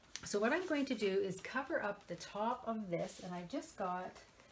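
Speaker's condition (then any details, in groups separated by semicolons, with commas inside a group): No condition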